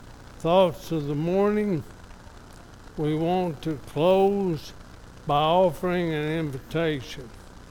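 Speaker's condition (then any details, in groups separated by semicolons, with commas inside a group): ALS; somewhat affected, evident today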